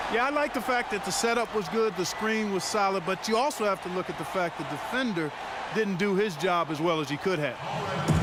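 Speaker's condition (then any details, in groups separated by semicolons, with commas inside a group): No condition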